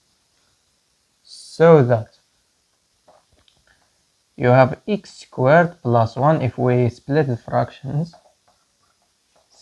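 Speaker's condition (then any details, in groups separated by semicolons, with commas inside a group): No condition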